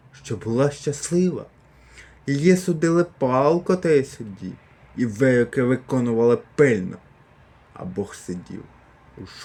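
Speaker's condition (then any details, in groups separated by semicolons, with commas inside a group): Cerebral palsy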